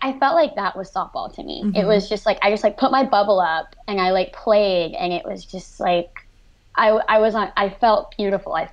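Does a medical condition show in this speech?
Yes: cleft lip and palate, severe; after stroke could not speak, text, write or converse, cognition impaired; speech pathologist and cognitive therapy.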